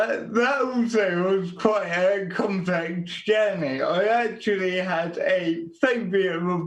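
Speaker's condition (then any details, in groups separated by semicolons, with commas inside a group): Quadriplegic cerebral palsy; quadriplegic form, birth injury; diagnosed at age 2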